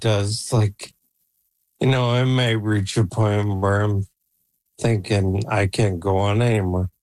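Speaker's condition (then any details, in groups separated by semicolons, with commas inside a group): ALS; age 48, Neuralink N1 brain implant via Toronto Western Hospital trial, voice banked with 11 Labs; N1 implant received in May, about 3 months ago, controls computer with thoughts; voice deteriorating, expects soon to lose ability to talk, plans AI voice via Neuralink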